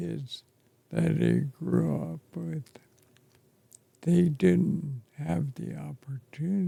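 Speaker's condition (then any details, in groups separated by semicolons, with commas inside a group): ALS; affects chest and throat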